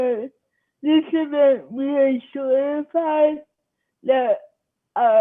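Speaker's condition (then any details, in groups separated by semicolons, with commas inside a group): Cerebral palsy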